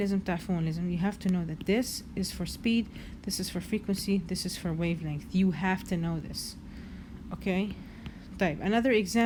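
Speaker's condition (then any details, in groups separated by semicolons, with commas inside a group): No condition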